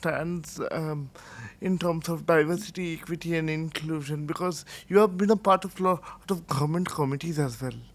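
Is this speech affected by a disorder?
Yes: cerebral palsy.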